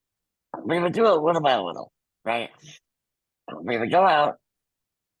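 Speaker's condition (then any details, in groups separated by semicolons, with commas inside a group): Muscular dystrophy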